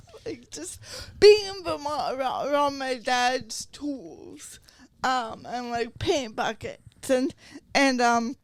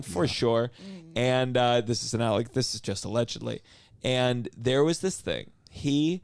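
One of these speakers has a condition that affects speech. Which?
The first: cerebral palsy.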